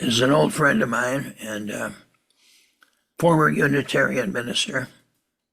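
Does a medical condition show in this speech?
Yes: Parkinson's disease.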